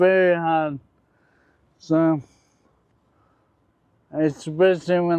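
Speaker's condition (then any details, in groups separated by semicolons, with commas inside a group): Motor neurone disease; arms and hands affected; arm and hand weakness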